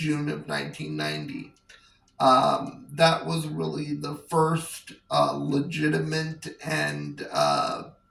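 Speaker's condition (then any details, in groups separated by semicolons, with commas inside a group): Cerebral palsy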